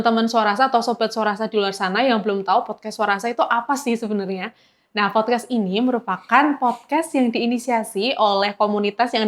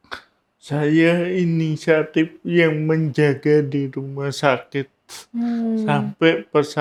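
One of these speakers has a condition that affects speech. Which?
The second: cerebral palsy.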